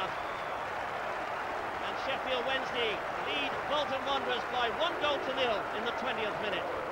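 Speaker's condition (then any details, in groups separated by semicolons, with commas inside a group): No condition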